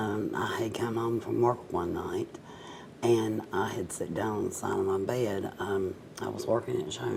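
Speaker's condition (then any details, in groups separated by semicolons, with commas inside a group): Cerebral palsy, mild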